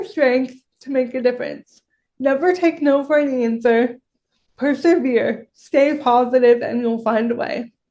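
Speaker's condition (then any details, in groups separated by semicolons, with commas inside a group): Cerebral palsy; severe, from birth, affects muscle control, walker, wheelchair, stander; involuntary muscle tightening when nervous, long-term physical therapy; shaky voice, worse when nervous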